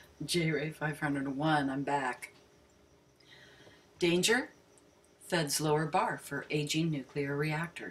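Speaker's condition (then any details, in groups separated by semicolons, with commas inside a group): No condition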